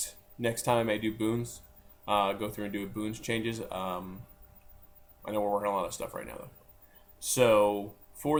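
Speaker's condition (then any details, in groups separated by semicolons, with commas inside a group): No condition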